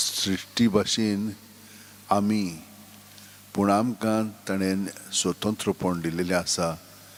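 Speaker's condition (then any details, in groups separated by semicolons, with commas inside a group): No condition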